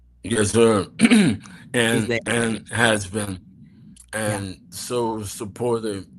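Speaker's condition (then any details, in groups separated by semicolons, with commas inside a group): ALS; bulbar onset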